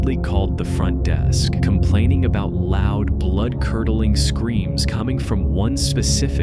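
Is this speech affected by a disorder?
No.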